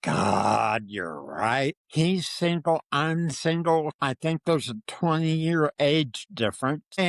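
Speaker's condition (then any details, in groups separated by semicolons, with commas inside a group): Parkinson's disease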